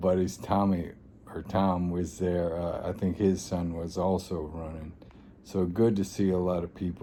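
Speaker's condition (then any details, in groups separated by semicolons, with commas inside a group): ALS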